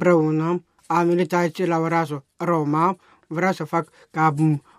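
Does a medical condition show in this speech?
Yes: Down syndrome; adult man, 33 years old.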